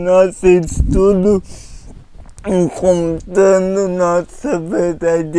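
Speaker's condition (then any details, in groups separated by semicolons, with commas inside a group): Paralysis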